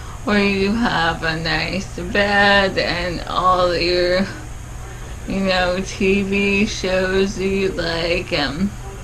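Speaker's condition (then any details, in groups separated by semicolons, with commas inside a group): ALS; no ventilator needed yet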